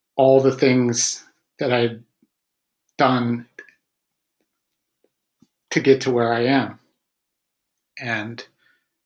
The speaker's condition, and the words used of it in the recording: Stuttering. And to me, open stuttering is reducing my reactivity to everything that happens when I stutter that essentially allows me to stutter openly and more easily and without the struggle.